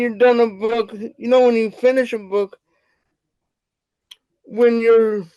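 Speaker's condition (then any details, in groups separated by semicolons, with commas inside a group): Cerebral palsy; wheelchair user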